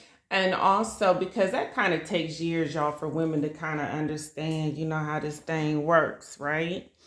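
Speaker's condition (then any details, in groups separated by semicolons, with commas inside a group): No condition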